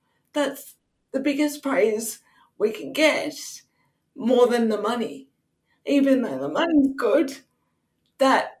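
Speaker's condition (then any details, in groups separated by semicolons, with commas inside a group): Cerebral palsy; speech affected on bad days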